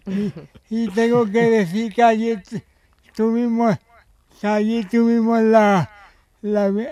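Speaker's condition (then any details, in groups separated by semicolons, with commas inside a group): Cerebral palsy; needs ongoing support, helped daily by sister and Aspace Sevilla association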